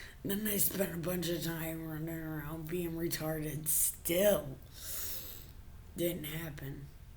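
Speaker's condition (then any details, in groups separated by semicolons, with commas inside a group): Brain injury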